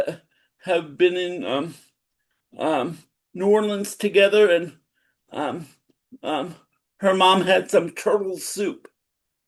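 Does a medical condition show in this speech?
Yes: cerebral palsy.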